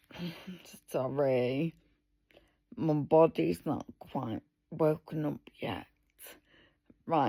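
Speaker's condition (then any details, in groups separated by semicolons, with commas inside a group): Multiple sclerosis; foot splints; 13 years since diagnosis, vagus nerve stimulation; word substitution, coughs when crumbly bread gets in throat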